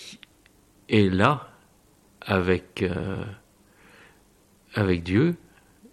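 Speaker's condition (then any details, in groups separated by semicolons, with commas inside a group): Aphasia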